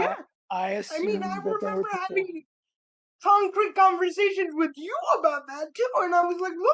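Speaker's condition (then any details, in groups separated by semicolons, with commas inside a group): Cerebral palsy; spastic cerebral palsy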